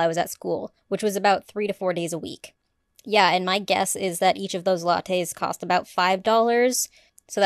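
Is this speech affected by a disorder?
No.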